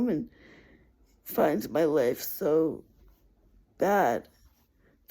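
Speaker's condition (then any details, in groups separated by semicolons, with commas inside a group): Cerebral palsy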